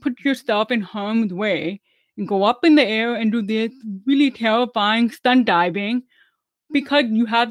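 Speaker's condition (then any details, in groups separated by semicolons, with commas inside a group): Deafness; about 25 years spent passing as hearing, relearned to speak; speaks well per others, about 10 years of speech therapy, makes sense of auditory cues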